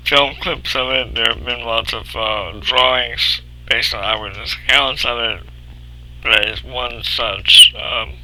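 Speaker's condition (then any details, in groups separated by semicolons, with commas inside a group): Cerebral palsy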